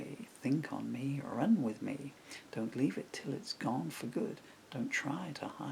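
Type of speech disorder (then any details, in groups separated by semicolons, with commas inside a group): Severe bulbar dysarthria; progressive bulbar palsy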